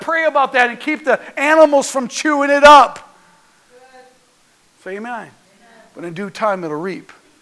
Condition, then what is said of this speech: None; typical speech.